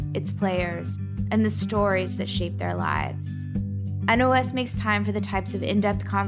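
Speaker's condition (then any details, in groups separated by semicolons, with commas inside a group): No condition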